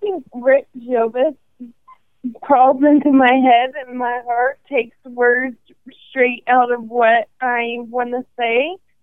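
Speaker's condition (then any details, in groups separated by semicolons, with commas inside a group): ALS; diagnosed at 27 after 18 months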